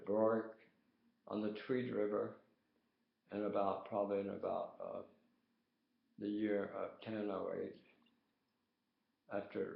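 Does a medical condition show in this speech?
Yes: tongue cancer.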